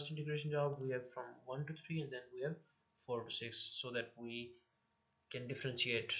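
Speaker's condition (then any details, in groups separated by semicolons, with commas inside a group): No condition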